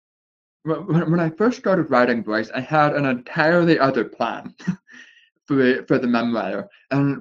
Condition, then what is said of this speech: Deafness. Some words are just difficult for me to say as a result of my speech impediment